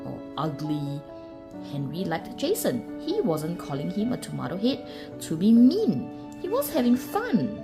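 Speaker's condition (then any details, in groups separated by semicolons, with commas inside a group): No condition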